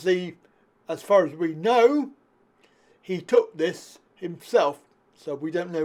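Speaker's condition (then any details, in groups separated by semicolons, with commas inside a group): Cerebral palsy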